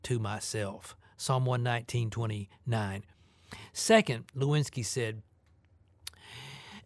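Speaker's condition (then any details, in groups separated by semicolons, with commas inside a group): No condition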